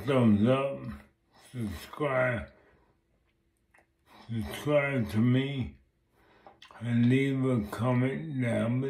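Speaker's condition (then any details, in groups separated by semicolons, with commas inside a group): Multiple sclerosis; affects left side and voice; not currently walking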